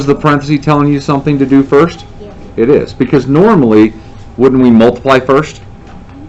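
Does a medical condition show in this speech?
No.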